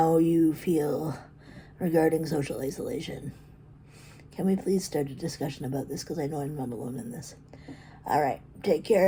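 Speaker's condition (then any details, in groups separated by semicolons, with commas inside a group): Cerebral palsy; predominantly physical; articulate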